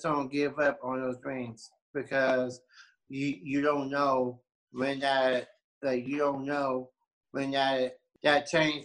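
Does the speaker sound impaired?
Yes: Down syndrome; born with Down syndrome.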